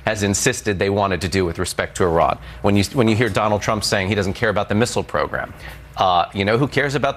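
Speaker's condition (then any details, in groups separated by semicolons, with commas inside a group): No condition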